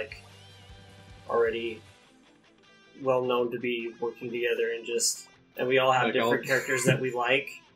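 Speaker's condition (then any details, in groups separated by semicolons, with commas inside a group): No condition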